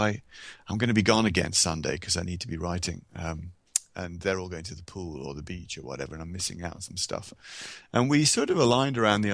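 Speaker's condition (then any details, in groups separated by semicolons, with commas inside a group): No condition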